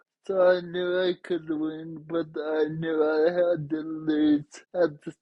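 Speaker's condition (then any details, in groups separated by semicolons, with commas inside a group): Traumatic brain injury; caused by accident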